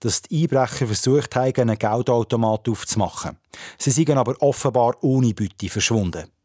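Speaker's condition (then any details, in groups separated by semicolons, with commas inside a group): No condition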